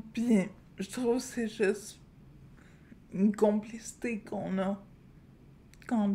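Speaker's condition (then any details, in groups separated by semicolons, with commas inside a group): Friedreich's ataxia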